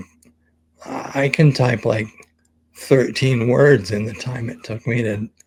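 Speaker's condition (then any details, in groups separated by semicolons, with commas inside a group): ALS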